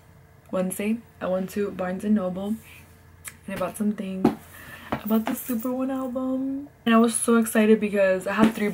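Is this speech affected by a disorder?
No.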